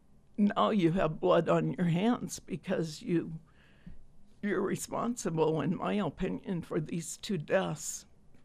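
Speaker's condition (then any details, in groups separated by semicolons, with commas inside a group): Spasmodic dysphonia; vocal cord tremor; voice strained, worsened by emotion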